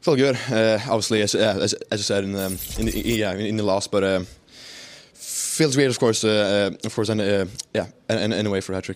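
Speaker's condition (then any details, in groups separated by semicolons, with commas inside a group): Stuttering; present through life; stutters during interview clip; stutters openly in public interviews, does not hide stutter; repeated sounds, repeated words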